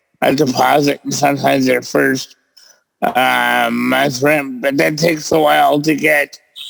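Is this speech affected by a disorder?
Yes: cerebral palsy; present since birth.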